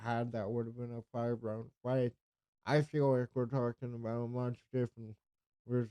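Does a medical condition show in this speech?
Yes: cerebral palsy.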